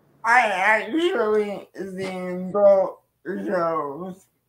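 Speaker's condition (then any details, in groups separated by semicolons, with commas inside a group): Cerebral palsy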